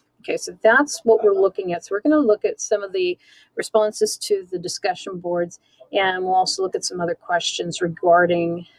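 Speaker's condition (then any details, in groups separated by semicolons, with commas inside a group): No condition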